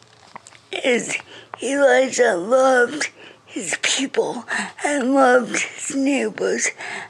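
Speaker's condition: Cerebral palsy; speech affected, reading very slow

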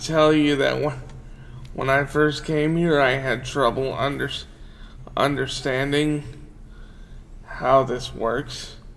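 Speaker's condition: Cerebral palsy; wheelchair user

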